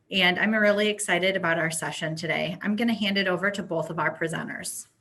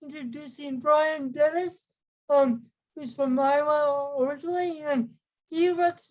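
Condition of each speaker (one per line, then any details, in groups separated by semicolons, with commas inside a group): No condition
Cerebral palsy; from birth, affects movement; wheelchair user; affects ability to speak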